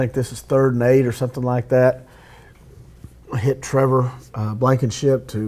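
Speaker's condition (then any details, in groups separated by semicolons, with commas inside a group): No condition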